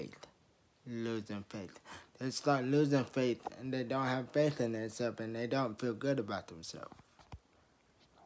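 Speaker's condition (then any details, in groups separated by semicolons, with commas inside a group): Traumatic brain injury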